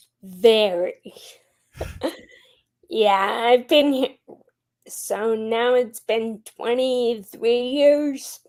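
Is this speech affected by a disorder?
Yes: Friedreich's ataxia.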